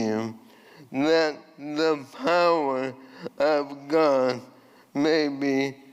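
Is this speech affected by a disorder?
Yes: ALS.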